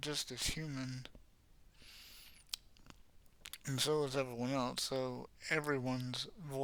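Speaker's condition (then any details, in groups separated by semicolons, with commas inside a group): Cerebral palsy; has had speech therapy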